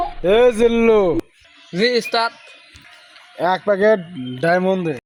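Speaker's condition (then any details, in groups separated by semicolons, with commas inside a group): No condition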